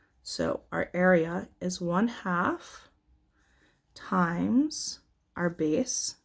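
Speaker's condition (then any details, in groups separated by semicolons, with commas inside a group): No condition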